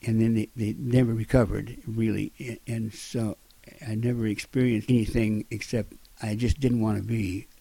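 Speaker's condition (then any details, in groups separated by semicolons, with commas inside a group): Acquired stutter after war injury; acquired after Iwo Jima war wounds, back and eye injuries, four back operations, hip replacement; long after injury, speech improved from earlier near-total stutter but still not very good; still not talking very well, earlier stuttered almost constantly and was hard to understand; repeated sounds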